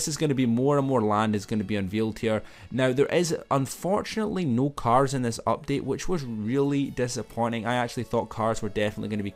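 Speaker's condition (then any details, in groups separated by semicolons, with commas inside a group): No condition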